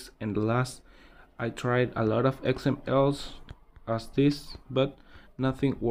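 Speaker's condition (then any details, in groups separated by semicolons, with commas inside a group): No condition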